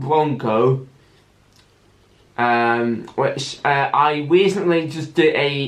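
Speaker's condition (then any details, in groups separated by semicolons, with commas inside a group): Cerebral palsy with stammer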